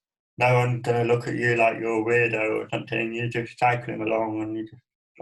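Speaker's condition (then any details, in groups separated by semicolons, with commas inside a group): Cerebral palsy; from birth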